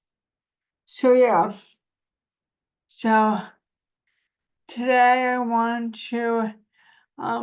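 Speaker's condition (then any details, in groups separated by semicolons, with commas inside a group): Cerebral palsy; spasticity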